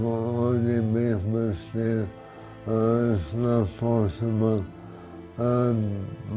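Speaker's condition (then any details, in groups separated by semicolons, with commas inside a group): Motor neurone disease; difficulty speaking, abnormal jaw movement, worsening daily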